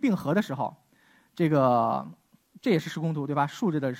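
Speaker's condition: No condition

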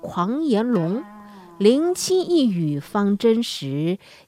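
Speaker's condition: No condition

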